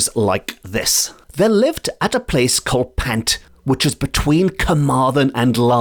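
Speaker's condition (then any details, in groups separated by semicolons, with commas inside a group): No condition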